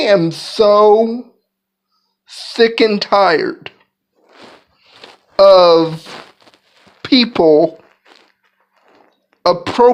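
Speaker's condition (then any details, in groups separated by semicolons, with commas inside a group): Cerebral palsy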